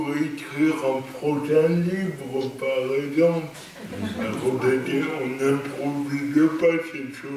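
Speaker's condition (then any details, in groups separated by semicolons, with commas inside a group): Cerebral palsy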